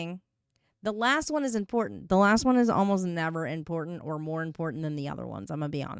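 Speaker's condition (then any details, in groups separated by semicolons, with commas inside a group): No condition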